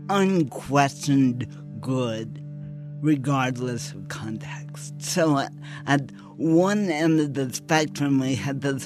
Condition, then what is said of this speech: Cerebral palsy. I have no idea who I'd be without my tremoring, intense muscles, slurring tongue.